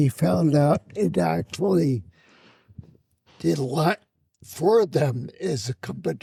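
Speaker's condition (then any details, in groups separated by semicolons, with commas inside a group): Spinocerebellar ataxia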